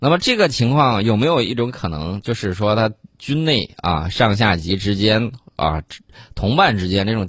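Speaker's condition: No condition

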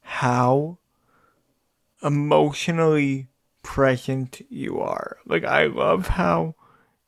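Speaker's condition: Cerebral palsy, spastic quadriplegia

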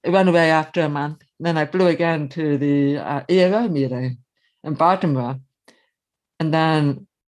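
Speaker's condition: Severe to profound hearing loss, early-onset; cochlear implant user; left cochlear implant one year, hearing aid other ear, speech rehab, voices robotic first, now natural

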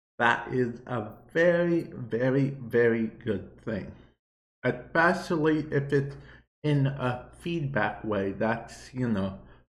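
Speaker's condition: Cerebral palsy; viewer asked why talking like that

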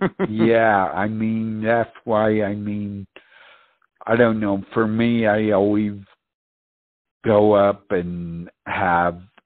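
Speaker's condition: Speech impediment; cannot perform roadside sobriety test

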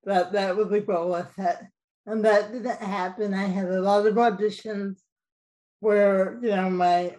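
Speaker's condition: Cerebral palsy, mild; speech mildly affected

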